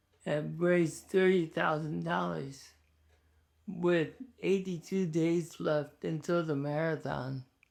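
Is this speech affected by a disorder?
Yes: ALS.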